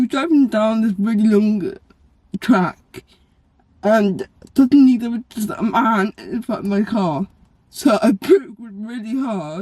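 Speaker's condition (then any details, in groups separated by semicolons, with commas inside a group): Cerebral palsy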